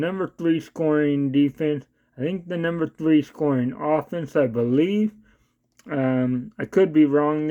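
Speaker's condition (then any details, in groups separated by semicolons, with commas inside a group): Cerebral palsy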